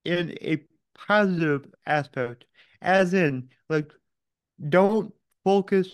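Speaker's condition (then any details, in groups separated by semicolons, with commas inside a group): Cerebral palsy; born without heartbeat or breathing, revived, oxygen loss brain damage, diagnosed age one, physical only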